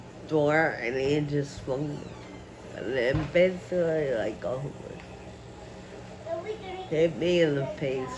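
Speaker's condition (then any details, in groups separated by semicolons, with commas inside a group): Friedreich ataxia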